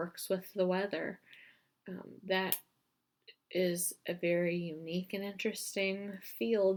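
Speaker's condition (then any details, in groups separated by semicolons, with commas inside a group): No condition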